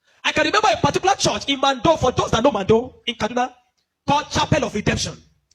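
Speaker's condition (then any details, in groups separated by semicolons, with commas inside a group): No condition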